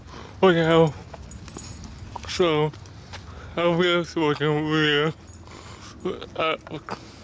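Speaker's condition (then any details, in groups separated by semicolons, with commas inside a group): Cerebral palsy; body affected; speech disability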